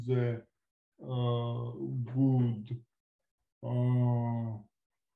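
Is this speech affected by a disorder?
Yes: cerebral palsy; from birth.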